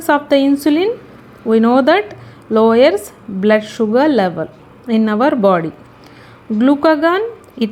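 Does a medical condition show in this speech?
No.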